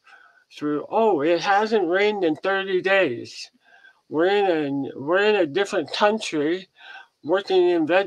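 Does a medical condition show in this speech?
Yes: head and neck cancer surgery; large tumor removed from side of neck.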